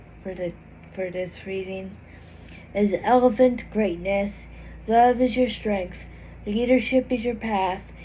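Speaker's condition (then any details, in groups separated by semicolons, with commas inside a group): Cerebral palsy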